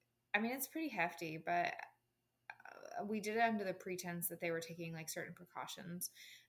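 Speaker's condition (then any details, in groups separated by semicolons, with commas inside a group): No condition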